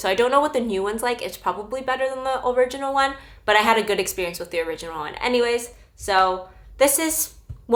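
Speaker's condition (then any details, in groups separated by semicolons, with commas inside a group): No condition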